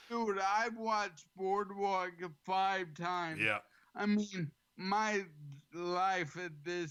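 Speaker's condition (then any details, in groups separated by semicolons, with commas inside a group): ALS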